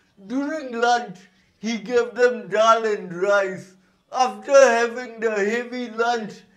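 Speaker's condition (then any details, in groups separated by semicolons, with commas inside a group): Cerebral palsy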